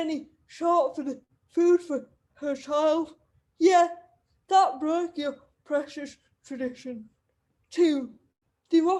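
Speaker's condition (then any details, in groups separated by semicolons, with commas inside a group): Cerebral palsy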